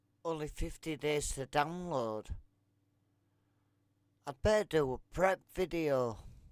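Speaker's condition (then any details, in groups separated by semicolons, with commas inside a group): Multiple sclerosis; affects legs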